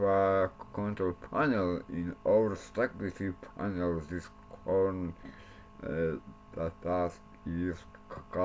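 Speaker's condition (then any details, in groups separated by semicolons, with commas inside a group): Cerebral palsy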